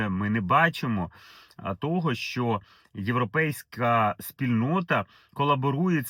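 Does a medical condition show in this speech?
No.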